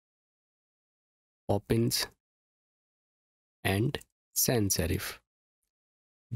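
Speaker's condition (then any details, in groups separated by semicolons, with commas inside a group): No condition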